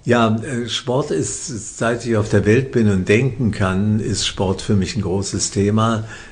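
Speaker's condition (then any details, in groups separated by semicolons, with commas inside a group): Parkinson's disease; physically active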